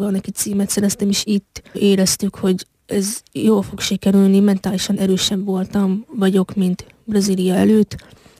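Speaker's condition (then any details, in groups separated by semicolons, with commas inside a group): Hearing impairment (deaf); device not allowed at deaf competitions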